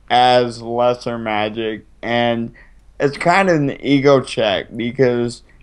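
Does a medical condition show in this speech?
Yes: cerebral palsy.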